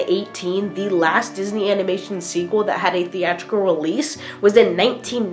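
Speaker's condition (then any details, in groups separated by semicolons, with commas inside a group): No condition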